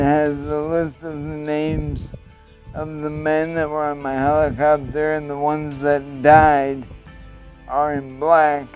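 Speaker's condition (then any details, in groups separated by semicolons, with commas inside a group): Traumatic brain injury; head impact despite helmet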